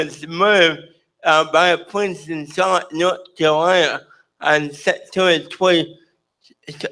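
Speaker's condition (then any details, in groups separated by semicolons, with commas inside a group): Cerebral palsy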